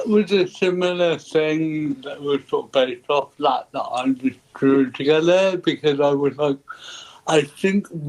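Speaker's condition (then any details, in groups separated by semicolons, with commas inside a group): Cerebral palsy; ataxic type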